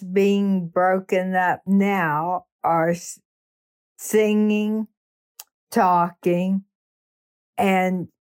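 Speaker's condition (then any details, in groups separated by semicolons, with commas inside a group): ALS; ALS diagnosed about 3.5 years before recording, told to conserve limited lifetime energy supply; quit gym, housework, yard work and choir directing within 9 months; host says her voice itself tells the story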